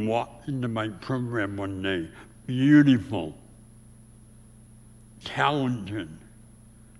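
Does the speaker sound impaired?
Yes: severe speech impediment; about age 84.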